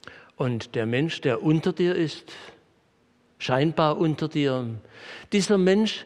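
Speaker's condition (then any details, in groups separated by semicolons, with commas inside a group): No condition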